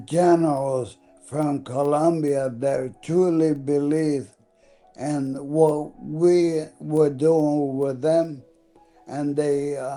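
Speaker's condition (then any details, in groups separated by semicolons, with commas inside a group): ALS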